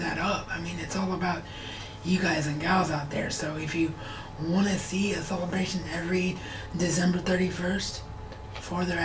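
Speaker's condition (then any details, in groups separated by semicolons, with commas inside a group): Cerebral palsy; wheelchair bound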